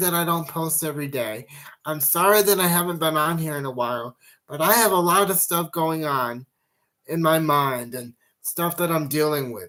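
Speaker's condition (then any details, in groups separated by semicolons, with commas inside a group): Cerebral palsy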